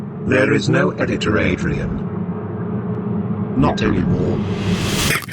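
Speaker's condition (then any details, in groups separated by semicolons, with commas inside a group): No condition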